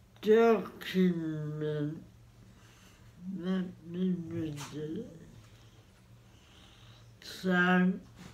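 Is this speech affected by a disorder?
Yes: cerebral palsy; spastic.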